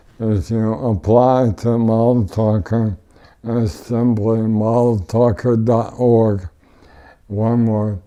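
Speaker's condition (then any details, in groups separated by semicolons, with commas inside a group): ALS; tracheotomy, wheelchair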